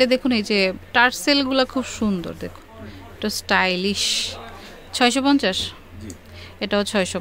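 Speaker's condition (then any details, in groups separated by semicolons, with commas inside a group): No condition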